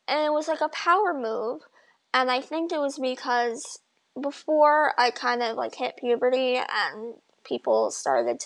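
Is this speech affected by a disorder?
Yes: bilateral cleft lip and palate; very wide cleft of lip.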